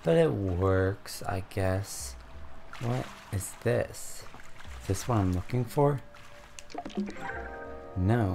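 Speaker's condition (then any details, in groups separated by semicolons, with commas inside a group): No condition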